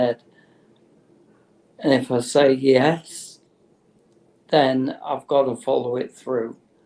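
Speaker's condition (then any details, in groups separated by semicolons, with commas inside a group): Motor neurone disease; terminal, no cure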